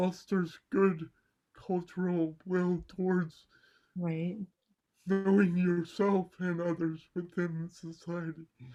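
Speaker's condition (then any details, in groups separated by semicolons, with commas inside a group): Cerebral palsy; mild left side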